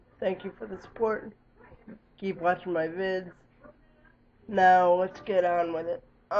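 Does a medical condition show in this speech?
Yes: cerebral palsy; lifelong, wheelchair user.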